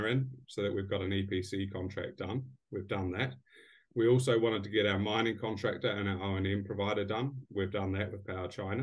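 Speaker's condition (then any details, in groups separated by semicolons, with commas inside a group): No condition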